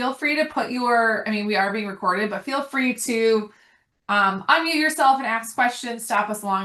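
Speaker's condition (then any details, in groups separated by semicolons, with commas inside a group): No condition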